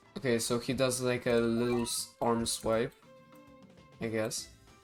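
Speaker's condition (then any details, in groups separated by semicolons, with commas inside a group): No condition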